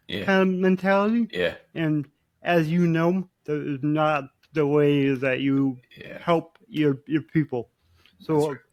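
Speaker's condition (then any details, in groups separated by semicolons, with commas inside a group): Cerebral palsy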